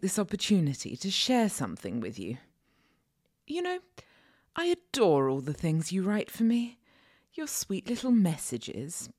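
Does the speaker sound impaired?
No.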